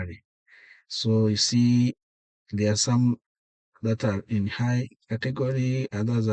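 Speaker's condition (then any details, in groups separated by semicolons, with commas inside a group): No condition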